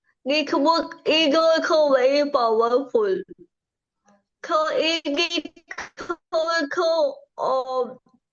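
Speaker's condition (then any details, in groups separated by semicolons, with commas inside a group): Cerebral palsy; from birth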